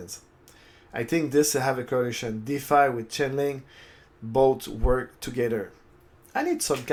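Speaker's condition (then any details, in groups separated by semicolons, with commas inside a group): No condition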